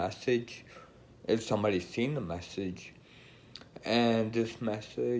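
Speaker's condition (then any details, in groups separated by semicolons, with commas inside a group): Friedreich's ataxia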